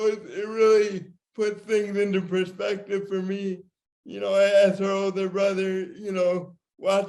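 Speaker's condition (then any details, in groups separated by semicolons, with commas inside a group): Cerebral palsy; from birth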